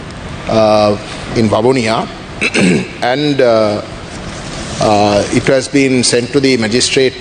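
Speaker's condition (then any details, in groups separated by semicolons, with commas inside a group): No condition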